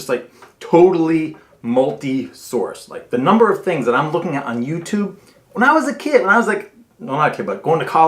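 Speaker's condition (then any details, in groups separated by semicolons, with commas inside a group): No condition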